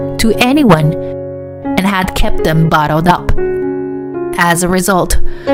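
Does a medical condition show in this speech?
No.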